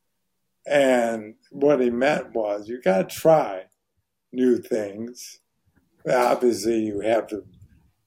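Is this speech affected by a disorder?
Yes: ALS; voice very hoarse.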